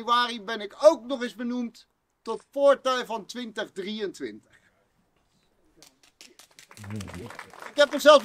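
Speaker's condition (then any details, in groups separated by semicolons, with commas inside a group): No condition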